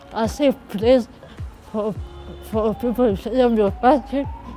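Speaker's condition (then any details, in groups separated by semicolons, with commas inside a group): Cerebral palsy; since birth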